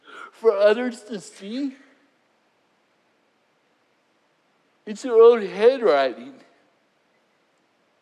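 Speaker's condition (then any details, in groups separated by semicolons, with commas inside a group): Cerebral palsy; normal speech in childhood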